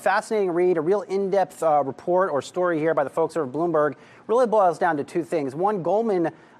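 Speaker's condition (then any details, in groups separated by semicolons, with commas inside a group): No condition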